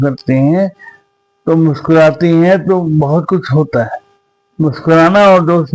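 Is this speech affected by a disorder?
Yes: cerebral palsy.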